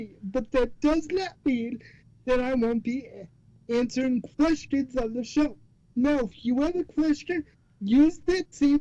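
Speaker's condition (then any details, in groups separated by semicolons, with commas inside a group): Cerebral palsy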